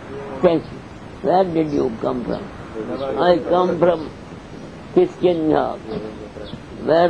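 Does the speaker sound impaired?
Yes: deafness; cannot hear audience questions.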